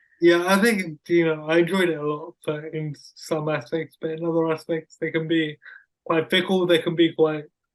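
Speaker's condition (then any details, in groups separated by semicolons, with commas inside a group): Cerebral palsy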